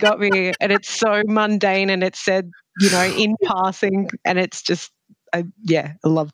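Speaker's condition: No condition

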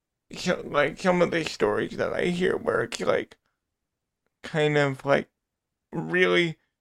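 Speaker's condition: Cerebral palsy; diagnosed at age 2

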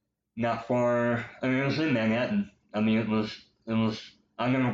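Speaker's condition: Cleft lip and palate, popliteal pterygium syndrome

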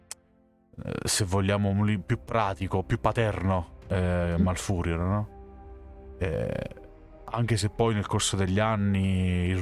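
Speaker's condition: No condition

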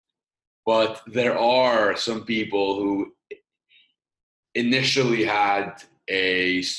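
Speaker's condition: Stutter; audible stutter now, unusual sound, listeners react with surprise, confusion or discomfort; prolonged sounds, blocks

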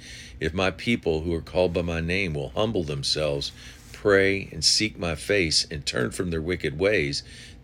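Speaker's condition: No condition

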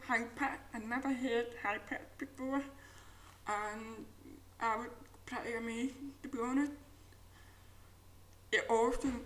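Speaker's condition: Profound deafness; captions provided for accessibility

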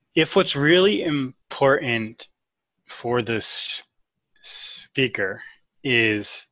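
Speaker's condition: Stuttering; adult stuttering; stutters openly during recorded interview; part-word repetitions like c- c-, frequent uh interjections before words, breaks mid-word; prolonged sounds

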